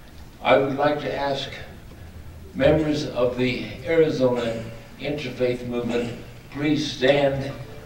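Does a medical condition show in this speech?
Yes: ALS; extremely weak.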